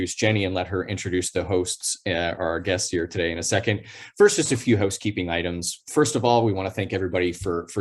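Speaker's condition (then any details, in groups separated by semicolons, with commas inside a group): No condition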